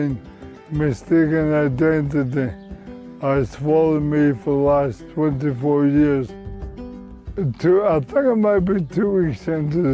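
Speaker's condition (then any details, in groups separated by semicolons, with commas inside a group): Motor neuron disease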